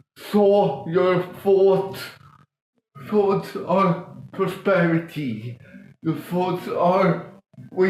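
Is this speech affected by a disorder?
Yes: cerebral palsy, severe.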